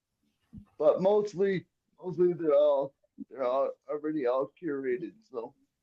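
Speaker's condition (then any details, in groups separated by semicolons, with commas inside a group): Cerebral palsy; quadriplegic from birth, brain injury from brain bleed at birth, arms and legs affected, cannot walk; relies on personal care attendants (PCAs) for getting around and daily care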